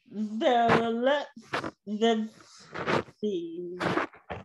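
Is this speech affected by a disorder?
Yes: cerebral palsy.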